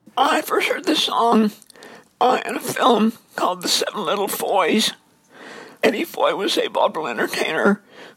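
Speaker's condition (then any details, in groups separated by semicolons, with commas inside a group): Dysphonia; raspy, sometimes squeaky, strained voice, lost ability to sing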